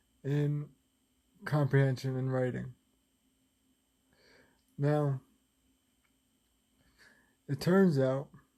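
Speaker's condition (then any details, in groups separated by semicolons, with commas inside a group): Cerebral palsy, spastic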